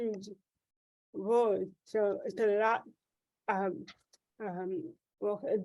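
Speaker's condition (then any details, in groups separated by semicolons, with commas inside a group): Cerebral palsy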